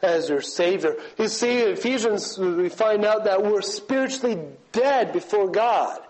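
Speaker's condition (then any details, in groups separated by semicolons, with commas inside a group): No condition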